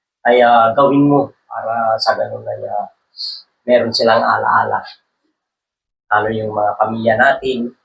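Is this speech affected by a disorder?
No.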